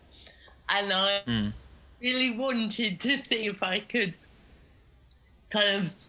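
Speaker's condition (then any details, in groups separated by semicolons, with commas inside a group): Cerebral palsy; cerebral palsy since childhood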